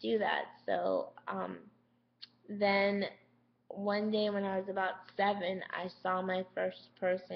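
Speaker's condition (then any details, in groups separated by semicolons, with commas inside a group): Cerebral palsy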